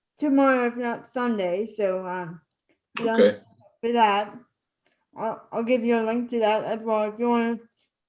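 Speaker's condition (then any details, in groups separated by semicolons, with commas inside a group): Spastic cerebral palsy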